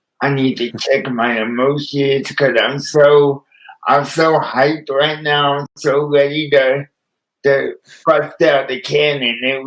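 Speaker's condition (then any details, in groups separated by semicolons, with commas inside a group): Cerebral palsy with spastic quadriplegia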